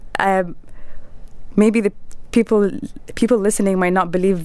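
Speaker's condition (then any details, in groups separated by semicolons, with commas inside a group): Stuttering; stutter since age 3, family history, younger brother stutters, unnoticed until seventh grade; actively self-managed, awareness of stuttering moments, analyzing feelings, acceptance reduced stammer; stammer may go unnoticed in English, much more noticeable in Arabic; repeated sounds, prolonged sounds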